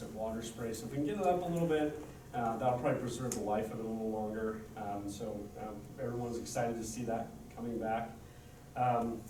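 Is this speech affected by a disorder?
No.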